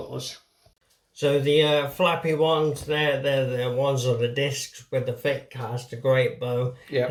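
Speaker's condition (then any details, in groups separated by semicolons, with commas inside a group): Motor neuron disease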